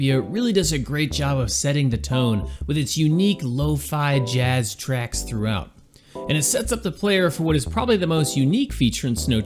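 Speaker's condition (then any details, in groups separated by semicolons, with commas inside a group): No condition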